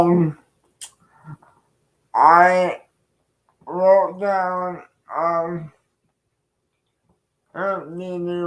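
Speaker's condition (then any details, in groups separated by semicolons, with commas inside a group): Cerebral palsy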